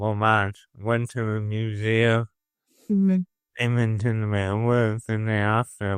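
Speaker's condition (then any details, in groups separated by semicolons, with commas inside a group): Motor neuron disease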